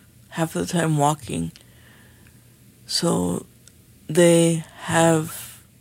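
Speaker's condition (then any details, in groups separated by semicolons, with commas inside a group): Cerebral palsy; motorized wheelchair user, needs Hoyer lift to get out of bed, 24/7 caregivers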